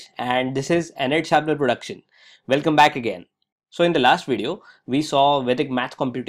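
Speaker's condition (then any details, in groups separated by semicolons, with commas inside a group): No condition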